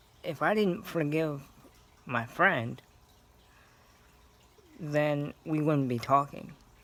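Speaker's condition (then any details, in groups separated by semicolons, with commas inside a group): Cerebral palsy; scoliosis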